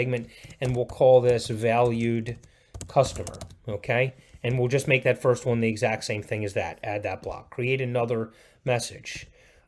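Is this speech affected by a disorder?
No.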